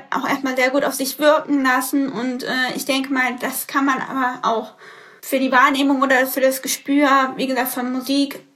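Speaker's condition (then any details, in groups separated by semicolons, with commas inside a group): Deafness with cochlear implants; congenital mild hearing loss found at two, progressive, hearing aids ineffective, then cochlear implants, right side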